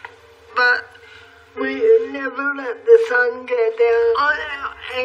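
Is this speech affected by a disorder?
Yes: cerebral palsy; since birth, physical only, wheelchair user; speaks perfectly clearly.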